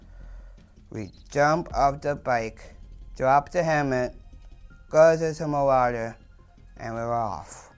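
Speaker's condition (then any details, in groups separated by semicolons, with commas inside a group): Down syndrome; trisomy 21, low muscle tone in every muscle, up to 30% more energy for activity, short arms and legs; speech really hard due to low muscle tone and tongue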